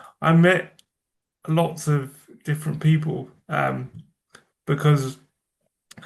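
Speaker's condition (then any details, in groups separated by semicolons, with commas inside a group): Cerebral palsy; from birth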